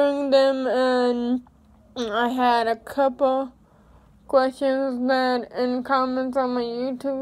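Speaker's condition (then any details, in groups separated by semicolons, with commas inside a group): Cerebral palsy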